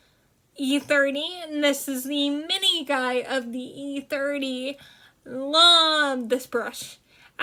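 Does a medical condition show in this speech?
Yes: cerebral palsy; spasticity in hands.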